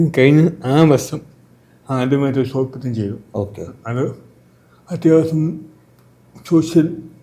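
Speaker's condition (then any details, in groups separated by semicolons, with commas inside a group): Cerebral palsy; from birth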